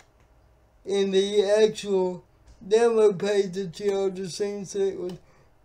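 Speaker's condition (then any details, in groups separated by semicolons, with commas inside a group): Cerebral palsy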